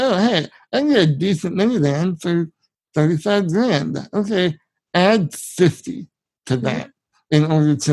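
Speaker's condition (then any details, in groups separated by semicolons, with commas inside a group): Spinal muscular atrophy; genetic, from birth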